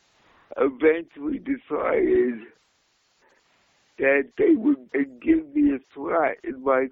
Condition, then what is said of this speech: Cerebral palsy. At first it was a little hard to hear him because of his speech impediment, but he repeated things when I got lost and I got used to his voice over the hour or so that we spoke.